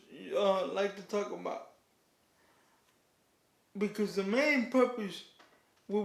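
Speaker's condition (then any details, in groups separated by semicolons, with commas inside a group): Cerebral palsy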